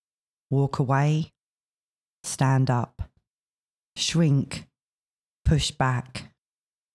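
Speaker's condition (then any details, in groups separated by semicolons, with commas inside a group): No condition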